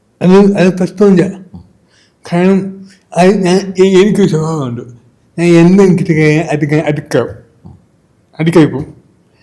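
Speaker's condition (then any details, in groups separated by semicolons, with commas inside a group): Cerebral palsy; from birth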